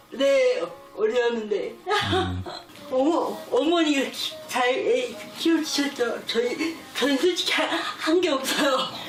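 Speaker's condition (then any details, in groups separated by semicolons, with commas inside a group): Cerebral palsy; affects hands, awkward movements; grade 2 disability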